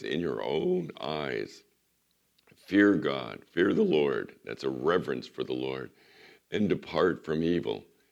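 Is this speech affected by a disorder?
Yes: vocal cord surgery recovery; recovering from vocal cord surgery, resting voice, recent cold and coughing set recovery back.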